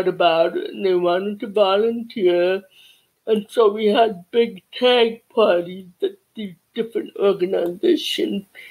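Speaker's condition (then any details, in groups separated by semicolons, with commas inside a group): Cerebral palsy; childhood speech therapy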